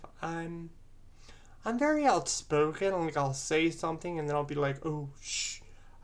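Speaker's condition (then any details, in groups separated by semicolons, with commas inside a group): Cerebral palsy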